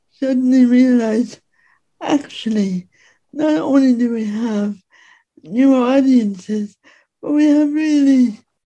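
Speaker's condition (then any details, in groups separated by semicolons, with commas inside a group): Speech impediment; disabled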